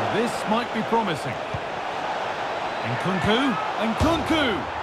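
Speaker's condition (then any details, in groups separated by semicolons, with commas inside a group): No condition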